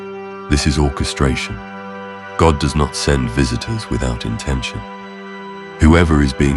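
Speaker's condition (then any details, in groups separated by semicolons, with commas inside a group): No condition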